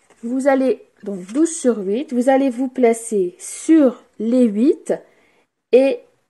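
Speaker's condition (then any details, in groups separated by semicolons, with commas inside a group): No condition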